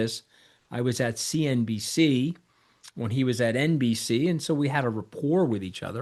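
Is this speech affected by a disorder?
No.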